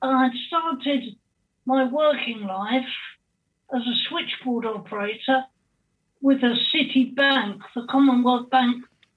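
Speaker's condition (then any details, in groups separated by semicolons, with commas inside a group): Cerebral palsy quadriplegia; born 3 months premature, 3 months in oxygen tent, brain damage, both hands and legs, blind from 15, partial hearing loss; permanent wheelchair user, much pain from surgery, spasm when moved suddenly, in her 70s, 24/7 care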